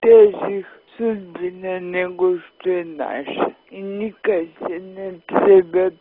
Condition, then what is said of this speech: Cerebral palsy. Koja ima ozbiljna telesna oštećenja u smislu cerebralne paralize, koja se jako teško kreće, jako teško govori, ali piše duhovnu poeziju.